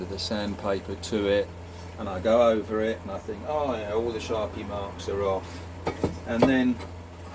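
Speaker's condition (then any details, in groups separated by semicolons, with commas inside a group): No condition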